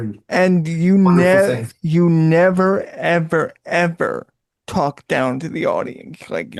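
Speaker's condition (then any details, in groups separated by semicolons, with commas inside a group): Cerebral palsy; voice sometimes sounds childlike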